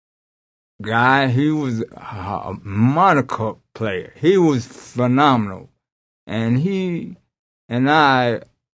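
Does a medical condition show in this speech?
Yes: aphasia after strokes; aphasia caused by multiple strokes; attended speech services, singing suggested by doctor as therapy, aphasia persists but singing helps coping; stuttering after strokes, had to repeat everything, impediment not heard when singing, less noticeable.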